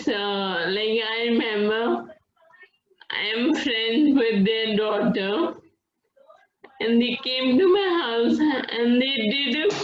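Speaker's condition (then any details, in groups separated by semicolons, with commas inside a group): Friedreich's ataxia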